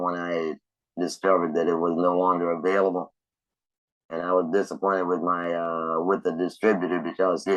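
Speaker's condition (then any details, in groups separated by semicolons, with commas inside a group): Laryngectomy; laryngectomy for cancer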